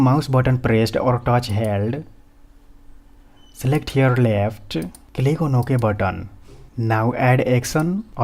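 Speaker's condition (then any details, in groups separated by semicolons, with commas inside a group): No condition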